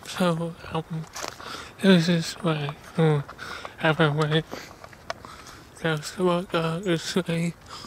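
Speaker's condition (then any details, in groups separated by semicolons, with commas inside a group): Cerebral palsy; body affected; speech disability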